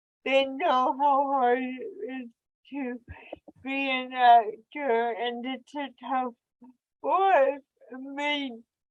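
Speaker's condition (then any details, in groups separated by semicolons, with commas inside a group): Cerebral palsy; much uncontrollable movement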